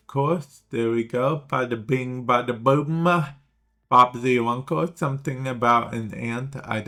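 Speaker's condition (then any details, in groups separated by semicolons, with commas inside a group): Cerebral palsy; affects speech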